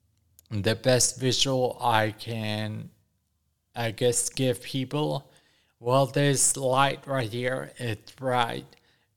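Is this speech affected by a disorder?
Yes: ataxia after strokes, mild; initially nonverbal, knew only ASL alphabet, improvised signs, now slight speech impediment, not really bad.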